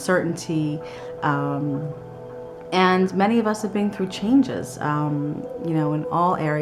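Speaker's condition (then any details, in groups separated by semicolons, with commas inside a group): No condition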